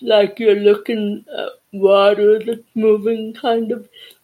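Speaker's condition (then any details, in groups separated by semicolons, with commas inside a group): Deafness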